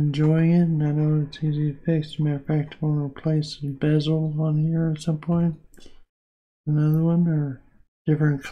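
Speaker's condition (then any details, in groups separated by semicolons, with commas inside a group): Parkinson's disease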